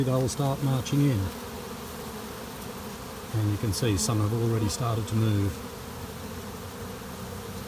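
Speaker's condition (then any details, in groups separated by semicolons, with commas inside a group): No condition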